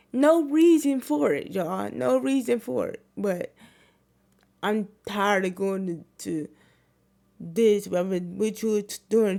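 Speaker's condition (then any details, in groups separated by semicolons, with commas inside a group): Cerebral palsy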